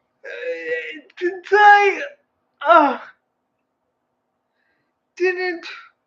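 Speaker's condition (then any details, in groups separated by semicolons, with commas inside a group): Cerebral palsy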